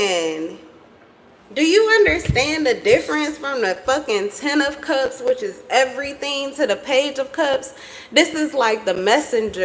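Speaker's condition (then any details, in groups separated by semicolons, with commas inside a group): No condition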